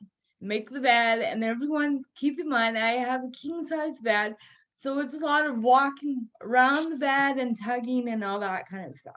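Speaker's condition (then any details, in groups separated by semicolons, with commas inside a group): Cerebral palsy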